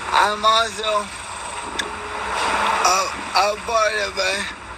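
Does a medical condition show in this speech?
Yes: cerebral palsy; from birth, electric wheelchair since age 6, dyslexia, cannot read, unable to play traditional sports.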